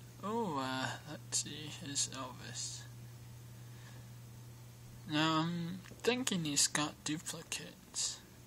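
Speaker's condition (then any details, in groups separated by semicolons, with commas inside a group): Cerebral palsy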